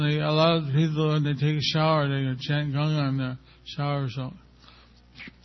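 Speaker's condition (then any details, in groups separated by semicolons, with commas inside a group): Stroke with facial paralysis; stroke about a year ago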